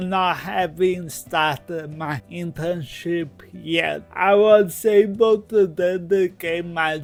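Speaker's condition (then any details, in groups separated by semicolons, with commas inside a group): Cerebral palsy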